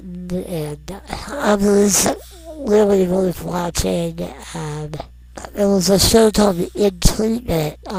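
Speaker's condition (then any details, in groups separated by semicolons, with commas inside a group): Non-progressive muscular dystrophy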